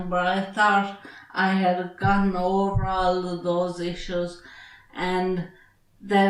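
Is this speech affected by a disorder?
Yes: traumatic brain injury.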